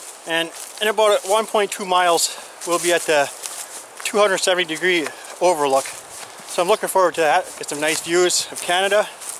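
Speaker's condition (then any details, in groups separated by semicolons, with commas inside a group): No condition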